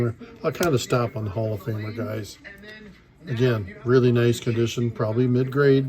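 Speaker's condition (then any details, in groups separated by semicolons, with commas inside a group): No condition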